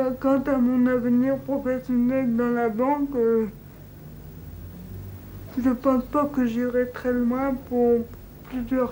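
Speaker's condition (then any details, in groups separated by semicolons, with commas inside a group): Cerebral palsy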